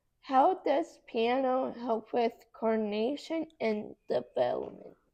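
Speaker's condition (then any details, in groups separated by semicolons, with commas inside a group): Cerebral palsy; affects muscles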